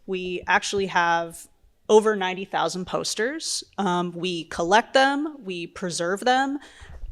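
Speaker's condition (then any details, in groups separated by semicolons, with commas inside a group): No condition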